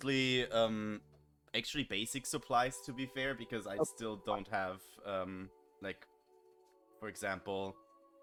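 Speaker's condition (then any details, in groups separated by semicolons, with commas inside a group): No condition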